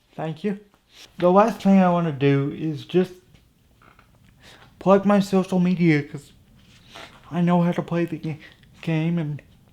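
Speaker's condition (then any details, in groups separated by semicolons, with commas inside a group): Cerebral palsy; from birth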